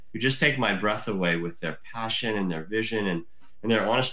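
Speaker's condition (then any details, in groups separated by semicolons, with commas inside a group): Cleft lip and palate; from birth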